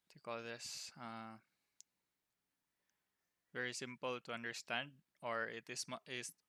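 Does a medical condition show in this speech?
No.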